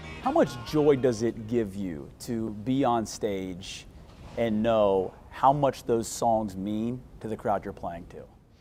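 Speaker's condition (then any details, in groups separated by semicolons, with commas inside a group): No condition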